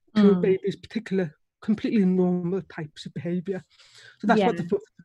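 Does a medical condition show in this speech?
Yes: deafness; relies on lip reading.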